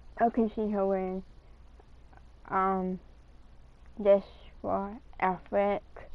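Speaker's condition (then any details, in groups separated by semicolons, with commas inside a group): Cerebral palsy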